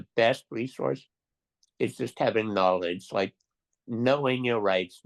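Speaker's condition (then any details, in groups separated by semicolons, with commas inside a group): Duchenne muscular dystrophy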